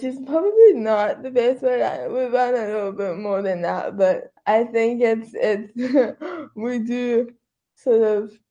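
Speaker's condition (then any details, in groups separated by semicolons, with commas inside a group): Cerebral palsy; quadriplegic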